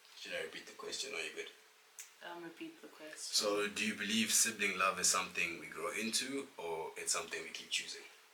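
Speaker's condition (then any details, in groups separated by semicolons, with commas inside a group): No condition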